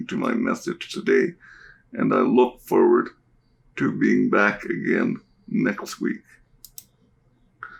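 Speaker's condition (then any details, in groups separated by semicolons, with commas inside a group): Cerebral palsy; diagnosed at birth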